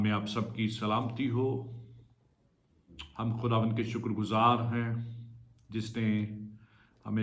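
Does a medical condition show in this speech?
No.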